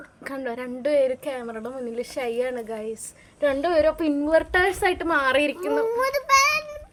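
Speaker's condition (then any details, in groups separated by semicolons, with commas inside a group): No condition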